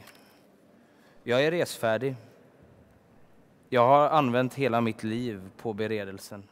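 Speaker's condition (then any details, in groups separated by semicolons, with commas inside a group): No condition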